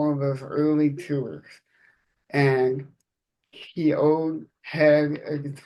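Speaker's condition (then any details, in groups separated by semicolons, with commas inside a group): Cerebral palsy; from birth, surgeries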